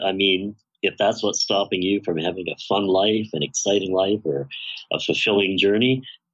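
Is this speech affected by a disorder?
Yes: bilateral cleft lip and palate, severe; congenital bilateral cleft lip and palate, most serious case in British Columbia at birth, facial disfigurement; voice very distorted in childhood, hardly understandable, huge palate cleft, singing helped develop voice.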